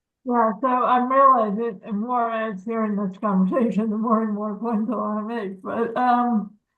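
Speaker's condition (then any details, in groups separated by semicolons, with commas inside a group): Cerebral palsy; walks at home, wheelchair outside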